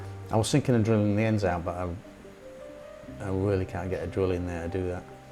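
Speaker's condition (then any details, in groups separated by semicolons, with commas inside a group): No condition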